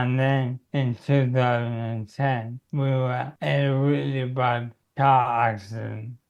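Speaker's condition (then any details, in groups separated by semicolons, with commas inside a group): Motor neurone disease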